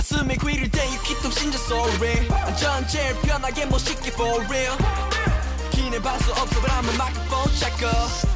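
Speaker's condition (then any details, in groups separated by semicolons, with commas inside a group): No condition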